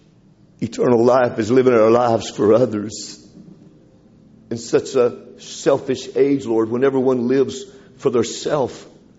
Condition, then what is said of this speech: None; typical speech.